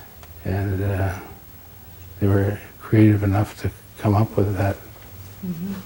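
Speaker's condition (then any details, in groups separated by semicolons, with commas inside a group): Parkinson's disease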